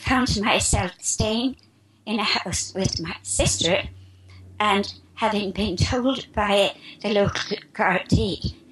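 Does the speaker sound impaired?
Yes: spasmodic dysphonia; spasmodic dysphonia for past 3 years, described as strangulation of the esophagus; expects to speak perfectly in a few minutes, asks hosts for healing meanwhile.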